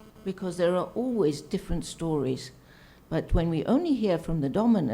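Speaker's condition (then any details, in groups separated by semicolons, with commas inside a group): No condition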